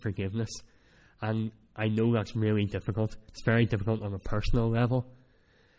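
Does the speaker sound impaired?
Yes: cleft palate; speech not that clear at times.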